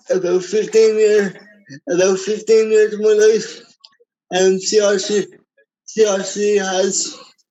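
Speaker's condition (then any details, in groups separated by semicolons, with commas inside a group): Cerebral palsy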